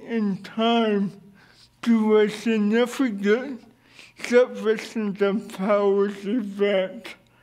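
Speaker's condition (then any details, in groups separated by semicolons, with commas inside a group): Cerebral palsy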